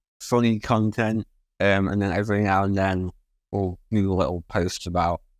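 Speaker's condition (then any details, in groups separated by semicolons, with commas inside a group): Spinal muscular atrophy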